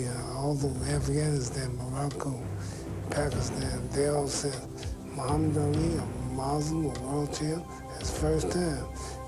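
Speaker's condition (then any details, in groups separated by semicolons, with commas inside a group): Parkinson's syndrome; sometimes slurred speech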